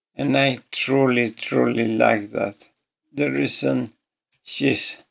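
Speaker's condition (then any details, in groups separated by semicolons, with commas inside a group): ALS; voice severely damaged, hard to understand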